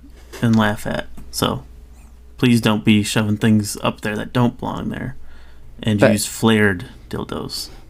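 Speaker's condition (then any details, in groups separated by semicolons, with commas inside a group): No condition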